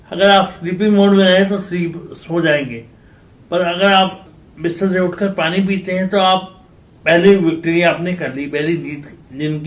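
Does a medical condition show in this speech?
Yes: cerebral palsy.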